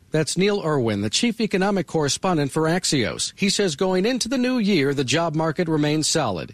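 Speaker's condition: No condition

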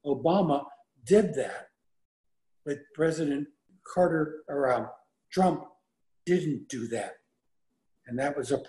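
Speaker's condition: Aphasia after stroke; very tired every evening

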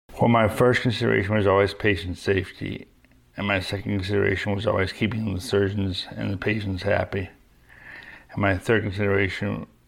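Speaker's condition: Young-onset Parkinson's disease; diagnosed at 38, hereditary form, right-side hand weakness, freezing, 5 years medication, then deep brain stimulator

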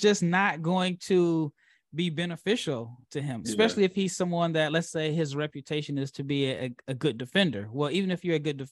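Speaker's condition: No condition

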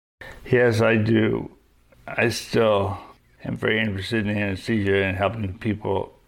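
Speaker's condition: Young onset Parkinson's disease; onset age 38, LRRK2 hereditary form, right hand weakness first, medication 5 years with wearing off, freezing; deep brain stimulator in place, daily exercise, no cognitive problems while working

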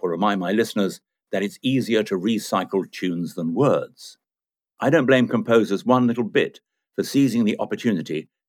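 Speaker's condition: No condition

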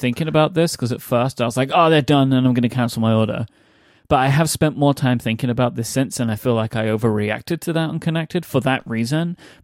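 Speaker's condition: No condition

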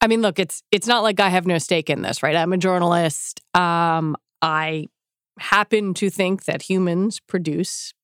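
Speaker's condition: No condition

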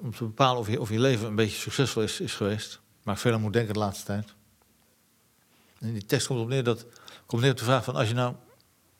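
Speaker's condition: Parkinson's disease; speaks with difficulty, half purely Parkinson motor problem, emotional tearfulness partly from disease

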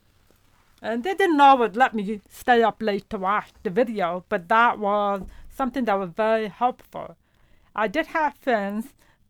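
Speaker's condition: Profound deafness; hears vowels but not consonants, uses hearing aids, no vibration felt; hears music, voices, horn, piano, guitar, headphones too quiet, feedback over hearing aids

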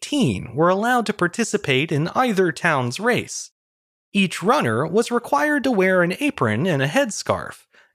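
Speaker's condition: No condition

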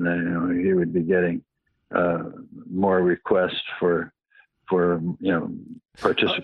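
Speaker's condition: Parkinson's; past cancer

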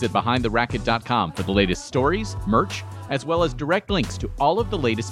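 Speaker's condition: No condition

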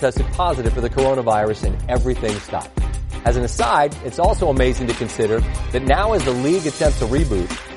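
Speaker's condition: No condition

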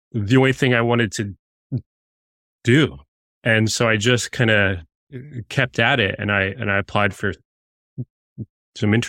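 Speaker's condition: Stutter; still stutters as adult; stutters visibly and audibly; repeated words, blocks

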